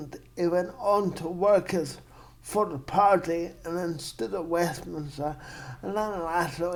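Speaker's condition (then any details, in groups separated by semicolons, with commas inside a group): Cerebral palsy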